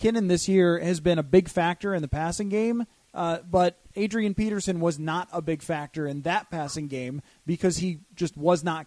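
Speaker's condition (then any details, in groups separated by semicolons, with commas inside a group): No condition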